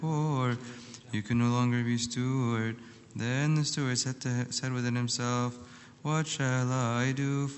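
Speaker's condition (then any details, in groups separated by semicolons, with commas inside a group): No condition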